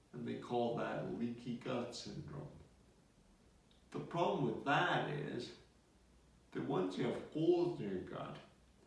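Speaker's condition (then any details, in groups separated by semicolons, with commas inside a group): Multiple sclerosis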